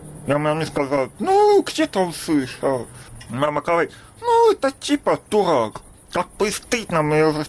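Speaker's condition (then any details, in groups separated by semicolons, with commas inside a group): Deafness, congenital; able to speak despite poor hearing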